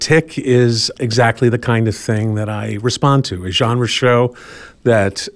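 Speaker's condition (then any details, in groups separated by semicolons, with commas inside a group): No condition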